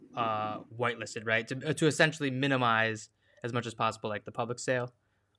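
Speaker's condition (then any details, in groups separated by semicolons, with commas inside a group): No condition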